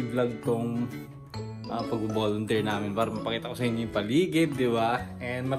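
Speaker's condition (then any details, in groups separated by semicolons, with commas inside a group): No condition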